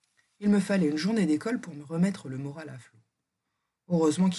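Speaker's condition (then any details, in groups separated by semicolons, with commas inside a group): No condition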